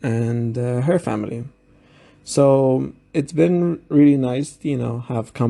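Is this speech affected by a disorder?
No.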